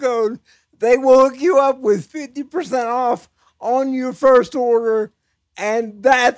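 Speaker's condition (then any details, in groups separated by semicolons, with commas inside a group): Cerebral palsy; chronic pain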